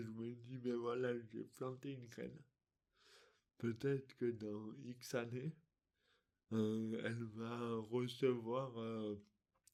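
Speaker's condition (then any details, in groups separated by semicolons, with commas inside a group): Dystonia; articulation difficulties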